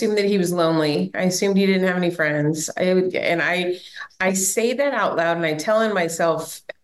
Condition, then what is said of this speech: None; typical speech.